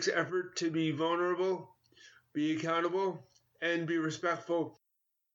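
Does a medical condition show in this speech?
Yes: spastic cerebral palsy, moderate; from spinal meningitis, born two months premature, present from birth, stiff tight involuntary muscles, mainly legs.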